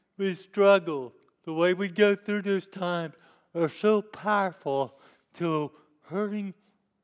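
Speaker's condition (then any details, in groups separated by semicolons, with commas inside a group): Cerebral palsy; lifelong disability since youth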